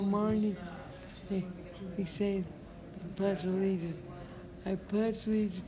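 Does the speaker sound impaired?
Yes: traumatic brain injury; traumatic brain injury from car rollover on base around age 24, army occupational and physical therapy; talks funny, understandable except when laughing, could not speak for a year after injury.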